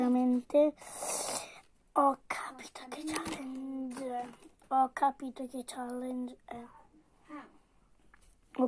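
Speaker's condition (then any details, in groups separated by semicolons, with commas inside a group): No condition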